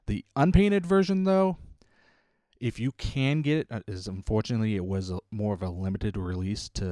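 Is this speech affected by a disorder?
No.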